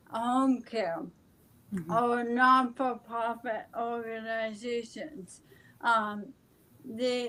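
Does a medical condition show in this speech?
Yes: ALS.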